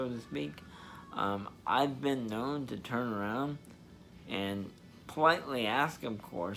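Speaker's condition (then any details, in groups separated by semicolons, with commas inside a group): Spastic diplegia cerebral palsy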